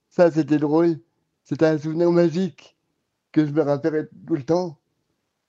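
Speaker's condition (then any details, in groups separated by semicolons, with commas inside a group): Cerebral palsy; cerebral palsy causing quadriplegia since birth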